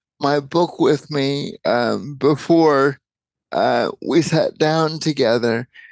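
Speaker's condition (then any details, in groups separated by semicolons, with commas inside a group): Cerebral palsy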